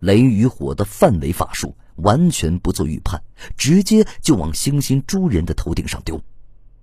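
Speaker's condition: No condition

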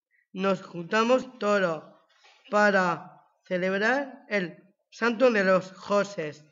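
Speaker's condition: Down syndrome; age 20

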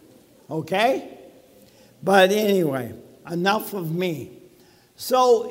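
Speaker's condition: ALS; talking a little bit funny

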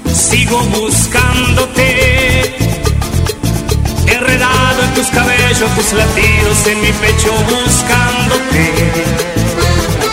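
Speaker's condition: No condition

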